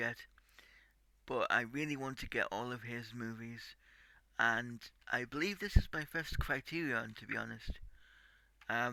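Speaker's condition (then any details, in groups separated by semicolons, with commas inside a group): Cerebral palsy; tight muscles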